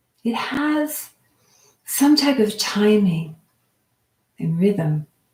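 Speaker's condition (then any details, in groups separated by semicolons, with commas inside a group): No condition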